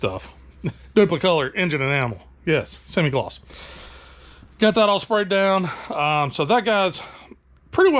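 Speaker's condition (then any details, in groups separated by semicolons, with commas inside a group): No condition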